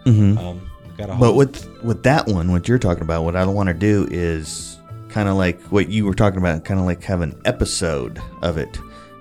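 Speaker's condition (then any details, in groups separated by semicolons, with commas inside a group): No condition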